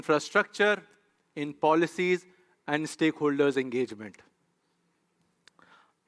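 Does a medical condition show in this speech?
No.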